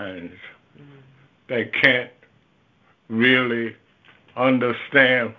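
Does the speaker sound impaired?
Yes: stroke; several strokes, first stroke took some speech and leg motion, later minor stroke; some speech lost after first stroke.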